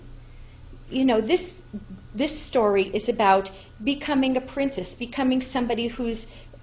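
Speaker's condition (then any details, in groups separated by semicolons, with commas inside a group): No condition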